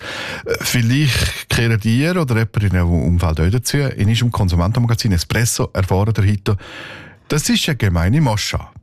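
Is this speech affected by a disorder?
No.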